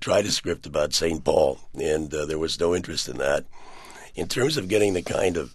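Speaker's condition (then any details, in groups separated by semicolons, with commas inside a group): Partial laryngectomy for throat cancer, partial (80% of larynx removed); about seven years after surgery, tracheostomy for a very long time, no longer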